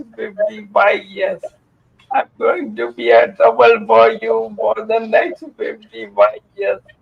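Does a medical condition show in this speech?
Yes: motor neuron disease.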